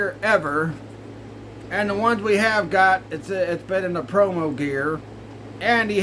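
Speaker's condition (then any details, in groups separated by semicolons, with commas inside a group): No condition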